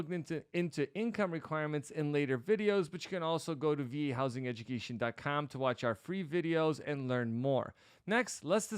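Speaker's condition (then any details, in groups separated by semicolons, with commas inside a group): No condition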